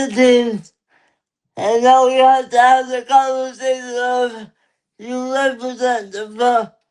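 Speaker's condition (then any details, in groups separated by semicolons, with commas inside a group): Cerebral palsy; lifelong; limited energy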